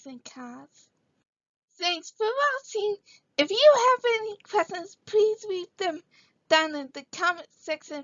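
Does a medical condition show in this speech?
Yes: cerebral palsy.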